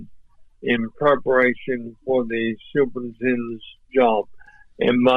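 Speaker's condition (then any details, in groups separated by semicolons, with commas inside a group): ALS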